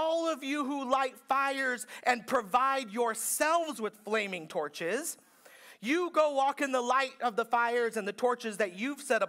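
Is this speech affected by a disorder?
No.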